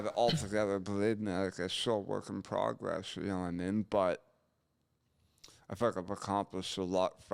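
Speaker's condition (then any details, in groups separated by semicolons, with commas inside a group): Gunshot injury to chin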